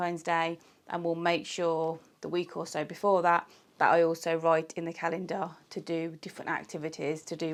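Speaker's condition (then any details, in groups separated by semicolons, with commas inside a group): No condition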